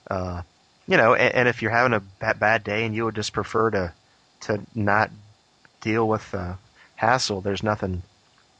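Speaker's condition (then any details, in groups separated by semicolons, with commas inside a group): Stuttering; long concealed before coming out about it, now openly acknowledged; repeated sounds, repeated words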